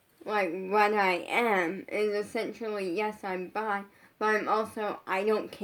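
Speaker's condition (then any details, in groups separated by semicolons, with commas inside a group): Brain injury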